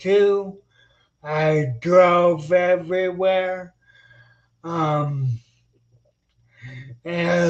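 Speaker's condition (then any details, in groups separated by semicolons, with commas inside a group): Spinocerebellar ataxia; slightly staccato speech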